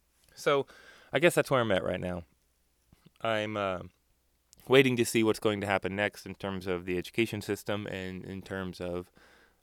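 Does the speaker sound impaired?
No.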